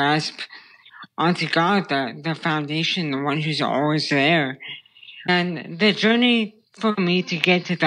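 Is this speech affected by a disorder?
Yes: brain stem tumor; childhood onset.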